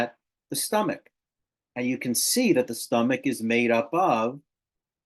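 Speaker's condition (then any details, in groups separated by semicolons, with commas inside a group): No condition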